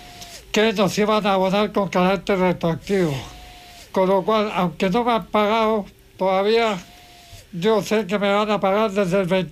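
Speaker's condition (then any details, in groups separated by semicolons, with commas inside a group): Amyotrophic lateral sclerosis, severe; most advanced stage, no movement except hands, gastric feeding tube; assisted breathing with pressurized air machine, uses cough assist machine; cannot eat, no strength to cough, voice described as impressive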